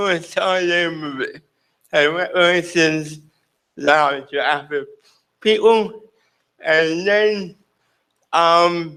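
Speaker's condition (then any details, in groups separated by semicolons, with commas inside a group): Cerebral palsy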